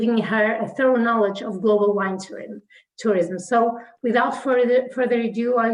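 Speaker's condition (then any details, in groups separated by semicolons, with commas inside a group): No condition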